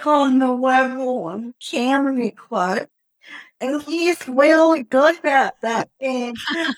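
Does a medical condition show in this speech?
Yes: cerebral palsy; born premature at about 3 pounds, brain freeze at 3 days old, wheelchair user, physical therapy; could not speak early, no babbling, went straight to 4-year-old vocabulary, speech therapy in public school.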